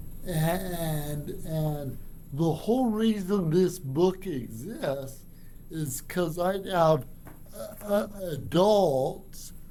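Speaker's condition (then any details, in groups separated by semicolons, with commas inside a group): Cerebral palsy; from birth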